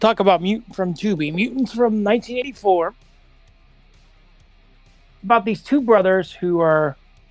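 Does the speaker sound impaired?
No.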